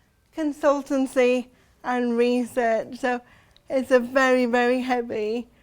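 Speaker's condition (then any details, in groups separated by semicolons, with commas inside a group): Cerebral palsy; since birth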